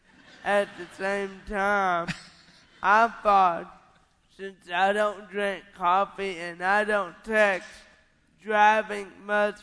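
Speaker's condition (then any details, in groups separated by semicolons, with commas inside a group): Cerebral palsy; not birth defects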